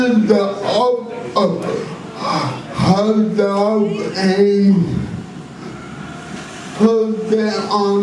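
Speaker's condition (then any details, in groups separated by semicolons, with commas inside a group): Cerebral palsy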